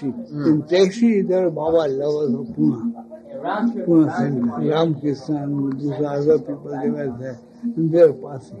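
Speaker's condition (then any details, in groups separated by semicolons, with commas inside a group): Speech loss after head injury; head injury from car accident, unconscious after accident, speech lost after accident; very difficult to utter words, heavy speech, listeners say understandable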